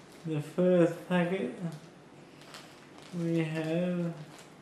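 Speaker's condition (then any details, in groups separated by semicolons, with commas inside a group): Cerebral palsy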